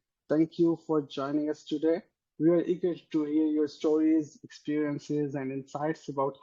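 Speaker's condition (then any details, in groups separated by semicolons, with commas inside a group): No condition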